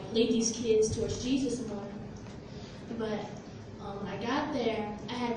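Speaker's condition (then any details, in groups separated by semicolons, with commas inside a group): No condition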